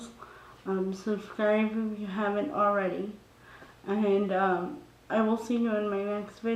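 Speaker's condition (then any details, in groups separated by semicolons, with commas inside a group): Cerebral palsy; brain damage, from birth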